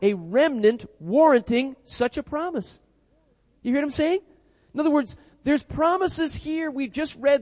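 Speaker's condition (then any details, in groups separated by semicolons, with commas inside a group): No condition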